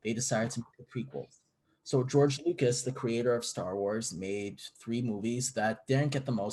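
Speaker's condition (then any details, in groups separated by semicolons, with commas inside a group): No condition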